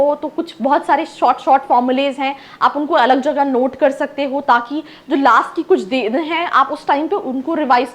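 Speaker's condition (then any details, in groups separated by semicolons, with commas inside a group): No condition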